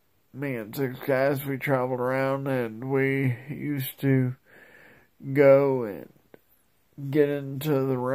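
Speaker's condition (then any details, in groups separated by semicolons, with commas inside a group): Multiple sclerosis; likely primary progressive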